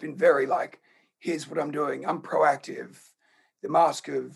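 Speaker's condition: Laryngeal cancer; in voice box

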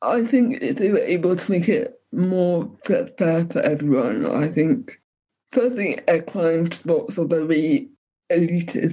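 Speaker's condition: Cerebral palsy; tight tense muscles

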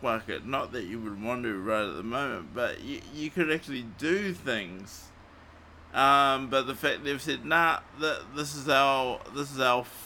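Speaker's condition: Cerebral palsy; morphine not allowed after it

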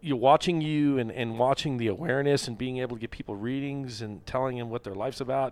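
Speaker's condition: No condition

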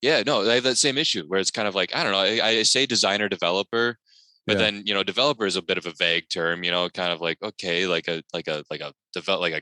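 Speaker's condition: No condition

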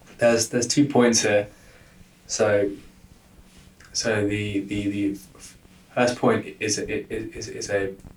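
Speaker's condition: Stuttering; longstanding, once a heavy burden; still occurs sometimes, less burdensome than years ago; occasional stuttering; repeated sounds, repeated words, prolonged sounds

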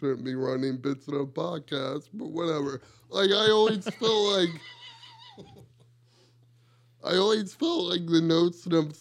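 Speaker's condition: Cerebral palsy; wheelchair user

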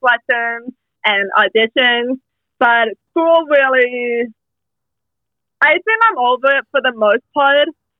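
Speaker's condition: Hearing loss, speech impediment, mild; hearing impairment since birth, relies on lip reading, not deaf, needs clear masks and subtitles; voice sounds different, had intensive speech therapy

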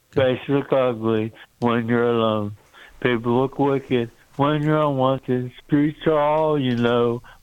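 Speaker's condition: Speech impediment; taught to suck in saliva to sound better, sounds a little better

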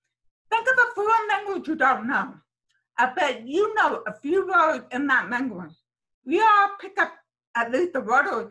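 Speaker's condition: Deafness, sensorineural hearing loss; cochlear implant, hears nothing without it, depends on lip reading, phone only with captions

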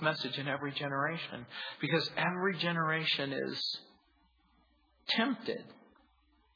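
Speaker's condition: No condition

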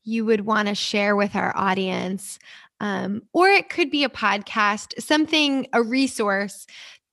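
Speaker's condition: No condition

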